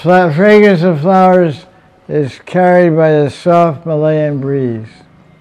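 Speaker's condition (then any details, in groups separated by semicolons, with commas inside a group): Deafness; self-reported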